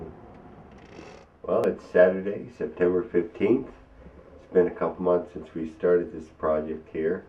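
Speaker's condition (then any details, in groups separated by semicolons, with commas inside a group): ALS; onset in arms; about a year since diagnosis, very weak, reduced lung capacity; worsening speech, speech device, choking, thin liquids hard, excess saliva, breathless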